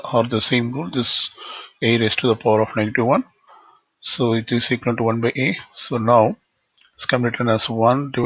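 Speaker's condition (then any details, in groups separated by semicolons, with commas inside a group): No condition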